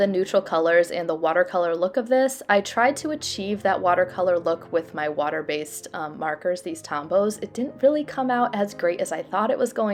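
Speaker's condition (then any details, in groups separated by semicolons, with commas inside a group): No condition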